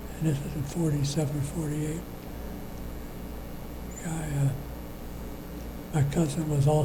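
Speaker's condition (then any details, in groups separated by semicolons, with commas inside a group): Parkinson's disease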